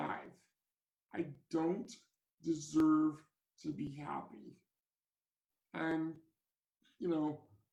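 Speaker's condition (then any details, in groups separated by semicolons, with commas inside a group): Cerebral palsy; from birth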